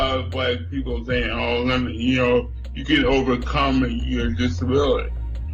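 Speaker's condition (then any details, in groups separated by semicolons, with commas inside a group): Cerebral palsy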